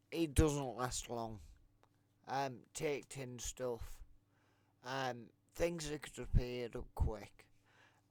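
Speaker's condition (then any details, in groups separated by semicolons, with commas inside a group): Multiple sclerosis; affects legs; legs weak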